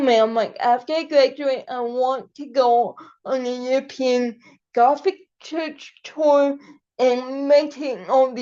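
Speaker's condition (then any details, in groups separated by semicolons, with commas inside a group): Cerebral palsy; quadriplegic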